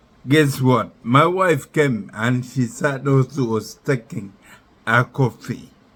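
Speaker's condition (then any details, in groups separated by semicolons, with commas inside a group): Neurological disease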